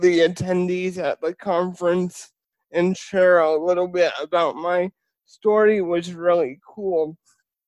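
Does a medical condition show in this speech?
Yes: spastic cerebral palsy; diagnosed shortly before first birthday.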